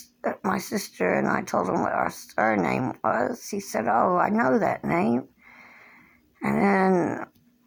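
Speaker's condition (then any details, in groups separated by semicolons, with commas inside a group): Cerebral palsy; since birth, hand tremors; age 57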